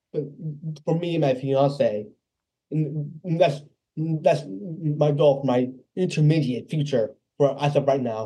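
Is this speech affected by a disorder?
Yes: Down syndrome; congenital, lifelong; age 26.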